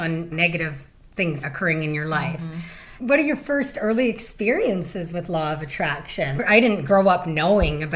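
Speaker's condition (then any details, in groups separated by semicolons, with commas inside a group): No condition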